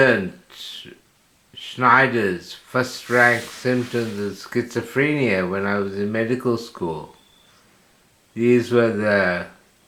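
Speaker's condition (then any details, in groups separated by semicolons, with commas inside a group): Slurred speech from poisoning; hypersalivation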